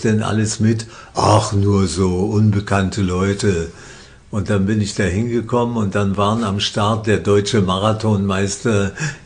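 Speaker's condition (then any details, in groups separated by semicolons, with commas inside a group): Parkinson's disease; physically active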